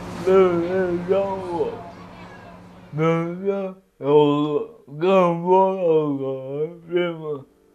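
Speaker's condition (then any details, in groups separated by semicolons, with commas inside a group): Cerebral palsy; multiple disabilities, electric wheelchair, cannot write by hand; speech impairment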